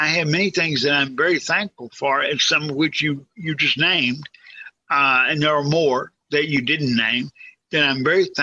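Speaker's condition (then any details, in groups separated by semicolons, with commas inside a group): Cerebral palsy; talks clearly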